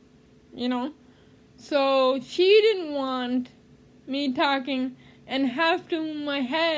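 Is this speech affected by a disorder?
Yes: cerebral palsy; speech therapy.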